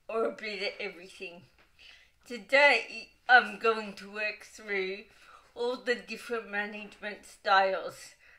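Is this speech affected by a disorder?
Yes: cerebral palsy, dystonic.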